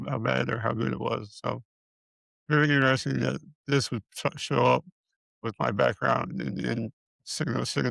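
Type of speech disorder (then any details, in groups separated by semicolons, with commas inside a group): Dysarthria; multiple system atrophy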